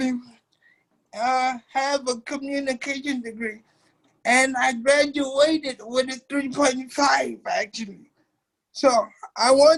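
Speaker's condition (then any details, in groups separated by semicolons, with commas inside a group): Cerebral palsy; uses wheelchair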